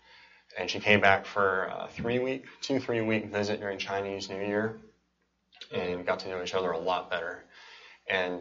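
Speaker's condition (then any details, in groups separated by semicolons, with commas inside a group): Cleft palate and cleft lip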